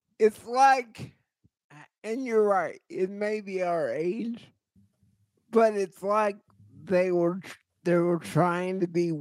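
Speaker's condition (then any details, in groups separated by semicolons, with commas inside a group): Cerebral palsy; voice always shot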